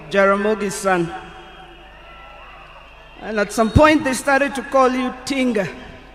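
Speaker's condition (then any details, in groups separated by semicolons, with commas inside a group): No condition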